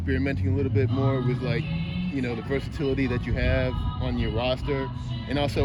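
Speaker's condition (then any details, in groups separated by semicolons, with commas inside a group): No condition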